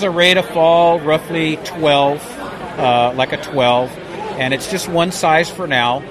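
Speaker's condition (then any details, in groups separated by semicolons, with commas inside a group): No condition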